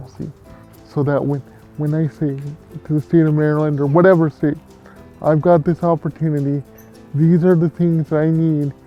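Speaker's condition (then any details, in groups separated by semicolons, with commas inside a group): Cerebral palsy; from birth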